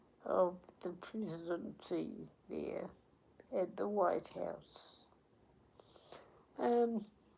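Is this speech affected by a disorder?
Yes: cerebral palsy; onset at 8 days old.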